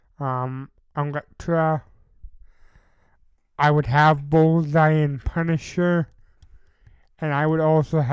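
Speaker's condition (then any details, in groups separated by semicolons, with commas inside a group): Cerebral palsy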